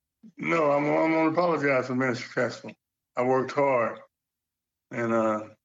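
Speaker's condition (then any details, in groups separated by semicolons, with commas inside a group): Parkinson's; Parkinson's disease for quite a while, age 70; slight stutter attributed to Parkinson's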